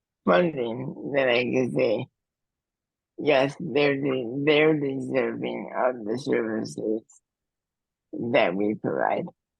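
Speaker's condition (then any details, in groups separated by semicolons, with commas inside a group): Cerebral palsy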